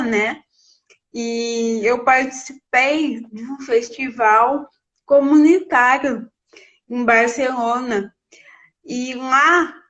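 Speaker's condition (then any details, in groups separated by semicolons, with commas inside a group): Cerebral palsy; from birth, premature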